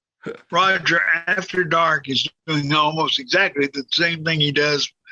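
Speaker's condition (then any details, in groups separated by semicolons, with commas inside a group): Cerebral palsy; severe, wheelchair user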